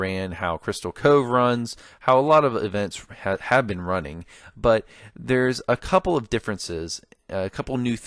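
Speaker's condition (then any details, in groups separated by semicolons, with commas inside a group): No condition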